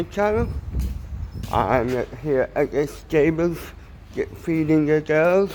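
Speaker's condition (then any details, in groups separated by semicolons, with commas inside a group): Cerebral palsy; mild, ataxic type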